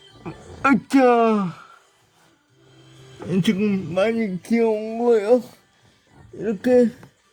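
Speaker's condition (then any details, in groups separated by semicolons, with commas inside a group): Brain lesion disability; since childhood, stair climbing very hard; crawling practice as exercise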